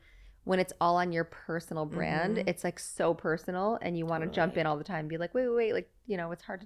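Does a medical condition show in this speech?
No.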